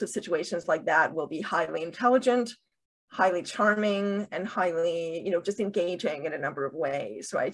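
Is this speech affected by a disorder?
Yes: deafness with cochlear implants, bilateral cochlear implants.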